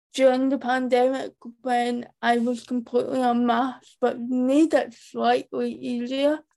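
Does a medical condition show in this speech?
Yes: profound hearing loss, cochlear implant user; both ears, from infancy, confirmed at nine months, comorbid with cerebral palsy, maternal CMV; cochlear implants both sides, first at two, bilateral by five, hearing aids otherwise.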